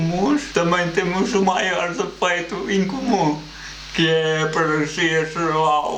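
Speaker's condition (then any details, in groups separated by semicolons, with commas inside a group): Cerebral palsy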